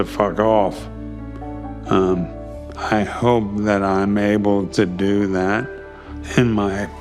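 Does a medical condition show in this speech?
Yes: ALS; may lose speech.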